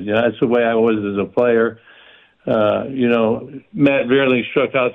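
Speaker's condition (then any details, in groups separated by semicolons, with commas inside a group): Parkinson's; stays active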